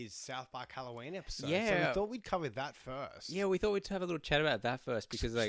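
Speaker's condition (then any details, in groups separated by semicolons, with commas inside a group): No condition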